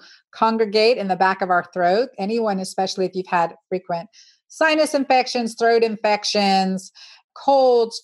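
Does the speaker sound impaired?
No.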